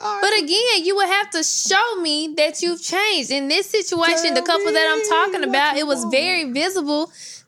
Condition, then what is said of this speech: No condition.